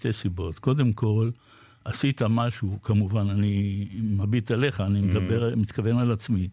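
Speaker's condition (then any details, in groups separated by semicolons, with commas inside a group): Parkinson's disease; diagnosed after two road accidents ten months apart; recently diagnosed, makes body and daily life difficult, had to sell motorcycle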